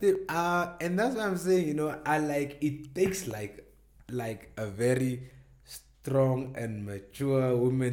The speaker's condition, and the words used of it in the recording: Stuttering. Now they're wondering, this guy's mic is broken.